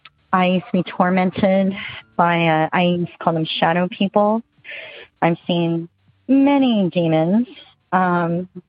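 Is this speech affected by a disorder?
Yes: bilateral cleft lip and palate; congenital, surgeries from three days old until age 16.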